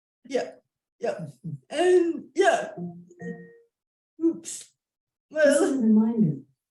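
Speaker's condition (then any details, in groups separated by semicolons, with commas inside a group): Cerebral palsy; throat dries while talking, needs breaks and drinks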